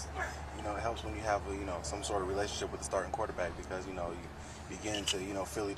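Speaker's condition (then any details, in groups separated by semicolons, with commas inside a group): No condition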